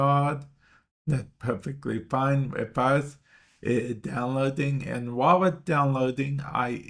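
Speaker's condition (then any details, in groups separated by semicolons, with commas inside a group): Traumatic brain injury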